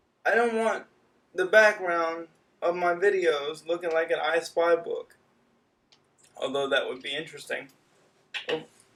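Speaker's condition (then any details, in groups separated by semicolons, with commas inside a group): Cerebral palsy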